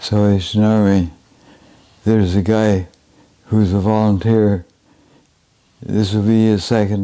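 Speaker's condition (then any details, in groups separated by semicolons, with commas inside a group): Advanced Parkinson's disease, severe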